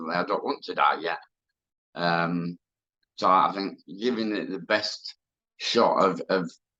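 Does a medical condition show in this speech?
Yes: mouth cancer; tumour under tongue base, bilateral neck node spread.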